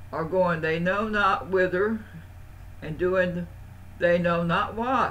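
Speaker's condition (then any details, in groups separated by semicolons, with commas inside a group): Parkinson's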